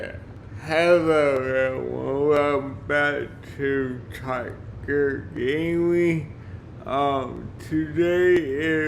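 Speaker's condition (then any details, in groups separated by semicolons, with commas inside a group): Cerebral palsy; speech impairment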